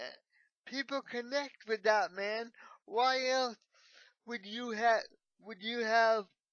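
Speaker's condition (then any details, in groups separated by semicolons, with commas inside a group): Cerebral palsy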